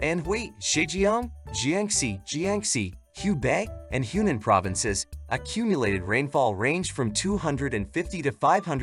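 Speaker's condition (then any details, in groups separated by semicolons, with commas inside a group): No condition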